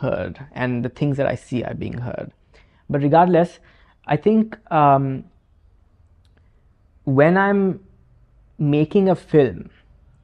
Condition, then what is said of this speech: Stuttering. And I also want to make sure that I stammer, but my films shouldn't stammer.